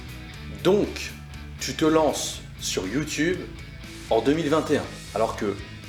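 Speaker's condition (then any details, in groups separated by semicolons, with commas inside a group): No condition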